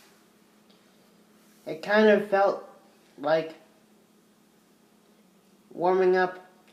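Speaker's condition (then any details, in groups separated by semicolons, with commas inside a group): Cerebral palsy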